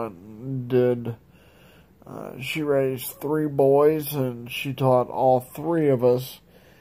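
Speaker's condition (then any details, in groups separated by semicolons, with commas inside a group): Multiple sclerosis, progressive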